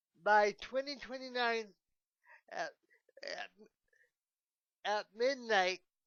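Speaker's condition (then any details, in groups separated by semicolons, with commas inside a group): Cerebral palsy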